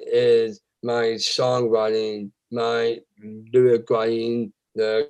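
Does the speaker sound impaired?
Yes: Down syndrome.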